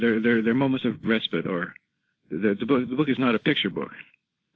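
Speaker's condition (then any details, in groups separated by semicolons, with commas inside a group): Parkinson's disease, rigidity-predominant, no tremor; confirmed by drug response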